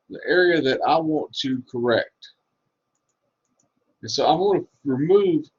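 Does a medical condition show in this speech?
No.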